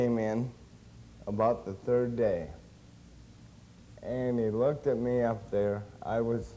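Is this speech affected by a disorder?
Yes: cerebral palsy; since birth.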